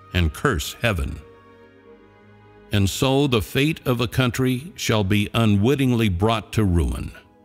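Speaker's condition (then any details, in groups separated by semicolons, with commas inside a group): No condition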